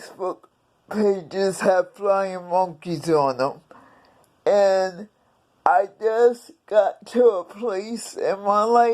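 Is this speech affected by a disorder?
Yes: cerebral palsy; several unnoticed strokes.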